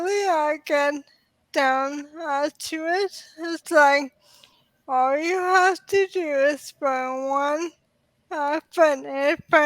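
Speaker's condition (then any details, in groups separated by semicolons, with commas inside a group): ALS; sporadic form, onset in pinky finger; diagnosed in early 30s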